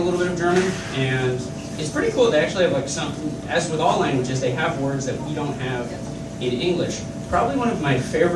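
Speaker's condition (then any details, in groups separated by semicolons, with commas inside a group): No condition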